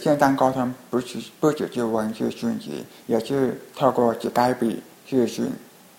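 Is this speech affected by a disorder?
Yes: hearing impairment; Skype video calls hard.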